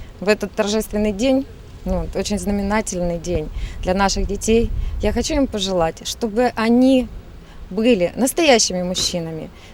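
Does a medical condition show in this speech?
No.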